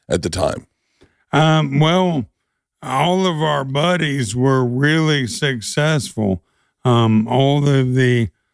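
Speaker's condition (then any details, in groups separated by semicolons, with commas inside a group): ALS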